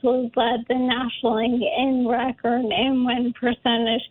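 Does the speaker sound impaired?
Yes: ALS; diagnosed a while back.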